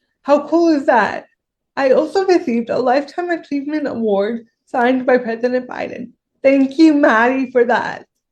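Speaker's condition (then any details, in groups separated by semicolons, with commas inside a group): Cerebral palsy; severe, wheelchair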